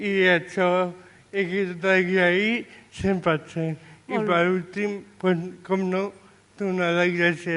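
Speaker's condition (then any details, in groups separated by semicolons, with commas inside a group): Cerebral palsy; physical form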